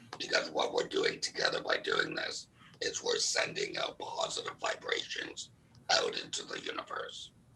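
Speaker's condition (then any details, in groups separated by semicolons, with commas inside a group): Laryngectomy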